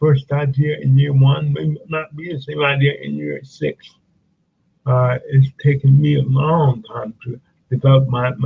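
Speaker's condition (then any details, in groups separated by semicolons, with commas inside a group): Cerebral palsy; from birth, hands and legs, muscles hard to relax; speech affected at times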